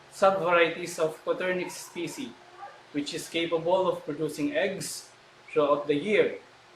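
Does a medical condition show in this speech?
No.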